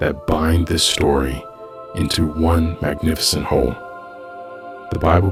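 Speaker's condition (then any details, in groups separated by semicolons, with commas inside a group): No condition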